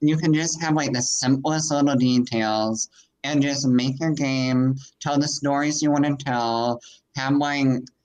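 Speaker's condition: Cleft palate; congenital cleft palate

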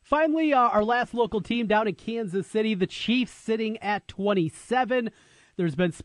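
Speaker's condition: No condition

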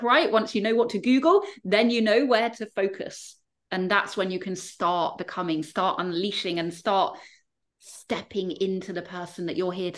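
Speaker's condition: No condition

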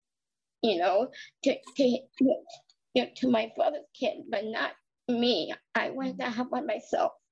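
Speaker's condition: Down syndrome; flat feet

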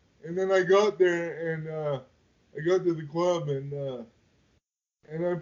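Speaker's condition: Quadriplegic cerebral palsy; needs help holding mic and adjusting position on stage

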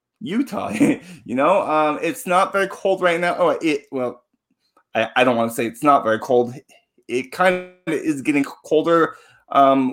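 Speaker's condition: Stuttering; stutter goes away when singing, singing felt like a therapy; repeated words, prolonged sounds

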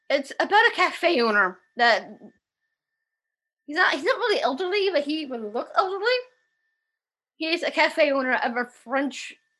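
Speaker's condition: Down syndrome; developmental disability

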